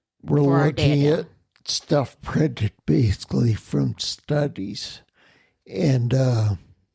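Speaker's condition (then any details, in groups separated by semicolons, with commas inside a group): Spinocerebellar ataxia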